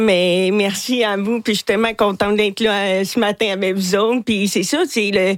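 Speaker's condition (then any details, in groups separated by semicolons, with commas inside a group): Deafness with cochlear implant; implant removed at night and kept in dehumidifier box, no hearing without implant, most of family deaf; hard to tell who is speaking, own singing described as not very nice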